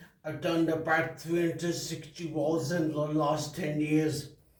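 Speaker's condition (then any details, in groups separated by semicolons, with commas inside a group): Traumatic brain injury; tracheostomy early recovery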